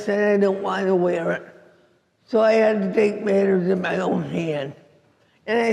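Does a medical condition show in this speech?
Yes: cerebral palsy; affects walking and speech.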